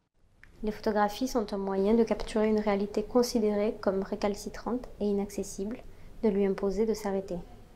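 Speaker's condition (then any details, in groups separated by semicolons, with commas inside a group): No condition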